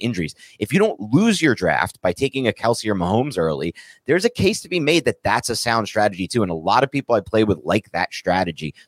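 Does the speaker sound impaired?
No.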